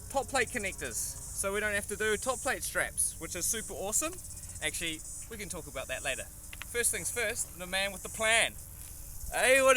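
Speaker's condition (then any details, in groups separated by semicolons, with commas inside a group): No condition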